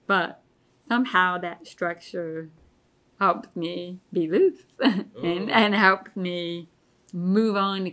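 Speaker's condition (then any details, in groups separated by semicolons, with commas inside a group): Deafness; pretty bad tinnitus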